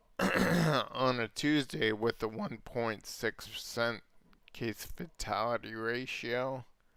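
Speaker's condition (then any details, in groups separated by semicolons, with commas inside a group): Multiple sclerosis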